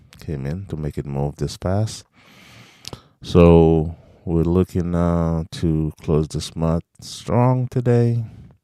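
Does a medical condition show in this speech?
No.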